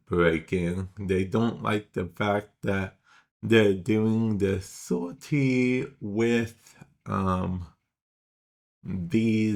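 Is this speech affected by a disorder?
Yes: cerebral palsy; affects speech.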